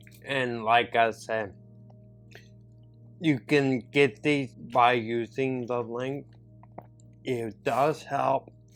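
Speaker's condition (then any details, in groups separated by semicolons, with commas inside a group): Neurological disability (takes dalfampridine)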